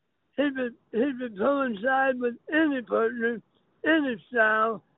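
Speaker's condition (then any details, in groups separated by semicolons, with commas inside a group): Throat cancer; may be hard to understand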